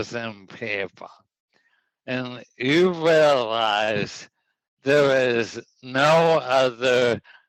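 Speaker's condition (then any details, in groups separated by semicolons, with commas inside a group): ALS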